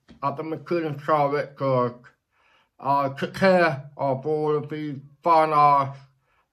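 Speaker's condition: Deafness, born deaf; very clear per host, sounds like late-deafened speaker, captions offered in case unclear

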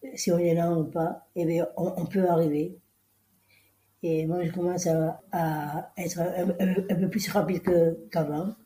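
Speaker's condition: Down syndrome; congenital

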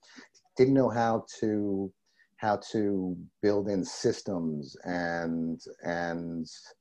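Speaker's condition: Stutter; persistent into adulthood; frequent word and phrase repetitions, many filler and interjection insertions; repeated words, prolonged sounds

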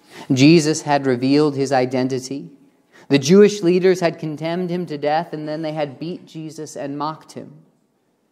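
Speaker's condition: No condition

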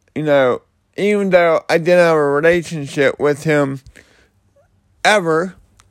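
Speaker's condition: Cerebral palsy; slurred speech

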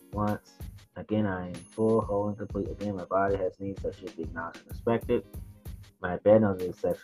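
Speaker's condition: No condition

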